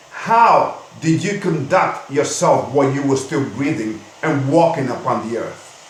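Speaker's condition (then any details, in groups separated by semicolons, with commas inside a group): No condition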